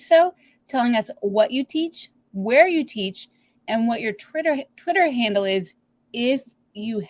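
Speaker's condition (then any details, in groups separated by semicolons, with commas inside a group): No condition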